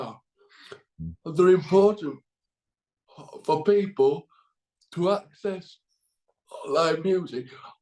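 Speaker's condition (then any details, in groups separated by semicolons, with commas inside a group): Cerebral palsy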